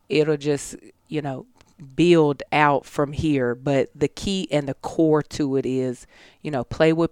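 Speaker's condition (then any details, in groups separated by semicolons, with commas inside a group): No condition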